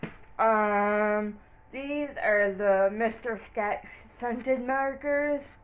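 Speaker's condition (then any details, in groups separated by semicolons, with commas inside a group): Cerebral palsy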